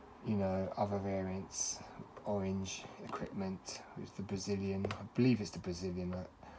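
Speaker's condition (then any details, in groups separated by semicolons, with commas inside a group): No condition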